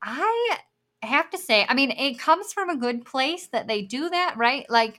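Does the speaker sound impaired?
Yes: bilateral cleft lip and palate; congenital, reconstructive surgery from very young age, later surgery result improved but not perfect.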